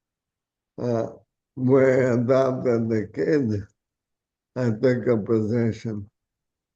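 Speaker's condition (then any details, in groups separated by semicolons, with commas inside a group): ALS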